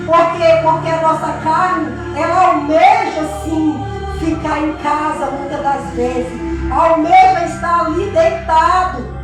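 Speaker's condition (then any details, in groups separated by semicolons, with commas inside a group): No condition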